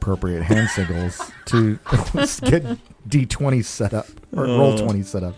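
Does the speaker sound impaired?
No.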